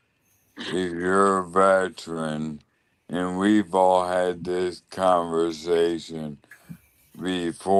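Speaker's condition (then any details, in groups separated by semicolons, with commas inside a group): ALS; one leg affected, leg brace; no control of that leg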